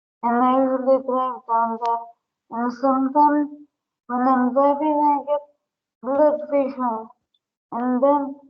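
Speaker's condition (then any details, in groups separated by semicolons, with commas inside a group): Brain injury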